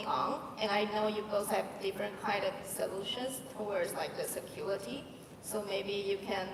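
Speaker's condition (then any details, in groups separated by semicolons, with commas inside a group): No condition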